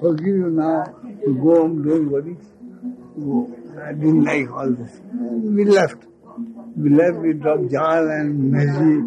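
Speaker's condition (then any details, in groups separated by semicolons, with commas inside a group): Speech loss after head injury; heavy speech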